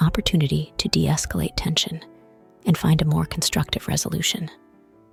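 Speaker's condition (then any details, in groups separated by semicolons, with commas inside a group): No condition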